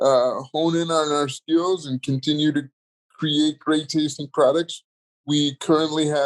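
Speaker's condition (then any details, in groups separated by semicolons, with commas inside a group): Cerebral palsy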